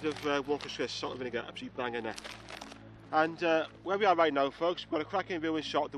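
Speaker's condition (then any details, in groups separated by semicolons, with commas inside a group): No condition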